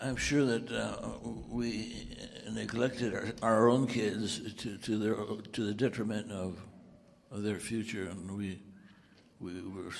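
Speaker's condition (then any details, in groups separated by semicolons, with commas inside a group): Parkinson's; over 14 years since onset; wife Liz is chauffeur and lifeline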